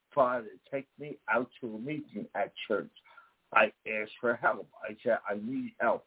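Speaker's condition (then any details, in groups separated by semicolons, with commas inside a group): Damaged vocal cord; about 40 years since injury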